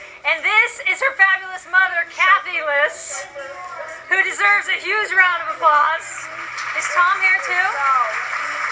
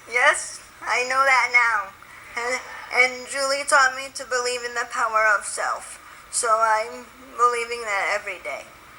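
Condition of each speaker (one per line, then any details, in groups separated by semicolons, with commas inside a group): No condition
Spastic quadriplegic cerebral palsy; spastic quadriplegic, from birth, very tight muscles, wheelchair, needs feeding help; muscle tightness audible, especially when excited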